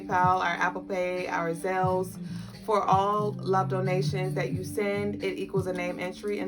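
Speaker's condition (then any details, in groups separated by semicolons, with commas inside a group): No condition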